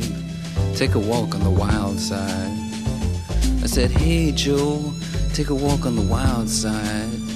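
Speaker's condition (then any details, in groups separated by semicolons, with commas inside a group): No condition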